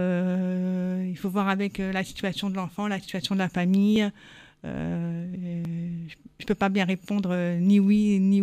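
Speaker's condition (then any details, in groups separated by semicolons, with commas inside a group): Born deaf; congenital deafness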